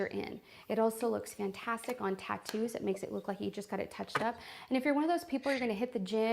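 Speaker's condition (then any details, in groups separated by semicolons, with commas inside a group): No condition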